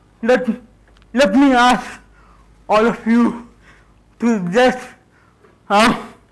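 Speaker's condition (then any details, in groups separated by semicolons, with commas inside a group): Cerebral palsy; hinders speech, sounds childlike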